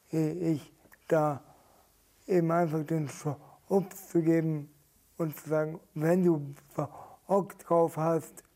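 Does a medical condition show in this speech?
Yes: stuttering; stuttering symptoms, also present during stage performances; here prolonged sounds, blocks.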